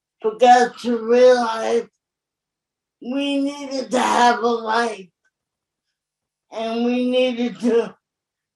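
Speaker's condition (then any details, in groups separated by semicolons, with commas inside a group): Cerebral palsy; born very premature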